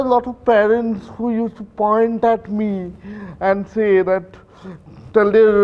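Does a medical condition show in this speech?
Yes: cerebral palsy.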